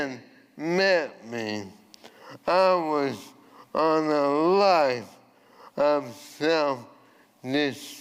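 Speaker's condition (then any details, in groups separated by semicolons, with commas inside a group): ALS; voice changed from earlier resonant voice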